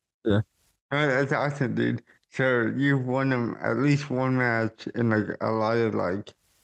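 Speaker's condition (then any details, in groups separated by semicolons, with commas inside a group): Cerebral palsy; caused by stroke at birth; daily physical therapy, moves better than expected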